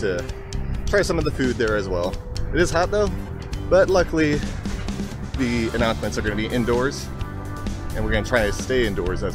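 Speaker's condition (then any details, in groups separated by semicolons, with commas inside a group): No condition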